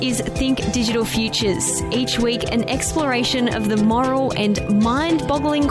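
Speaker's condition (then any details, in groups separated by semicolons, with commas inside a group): No condition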